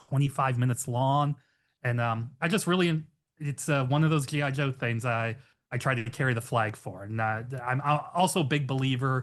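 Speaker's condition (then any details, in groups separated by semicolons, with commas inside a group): No condition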